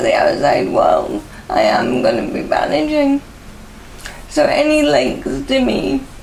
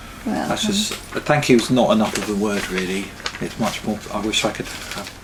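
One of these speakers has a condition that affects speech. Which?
The first: MND; occupational, physio and speech therapy, impaired hand function; voice impaired and worsening, voice banked.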